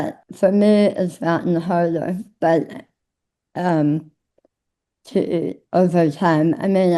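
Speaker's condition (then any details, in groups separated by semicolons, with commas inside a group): Tongue cancer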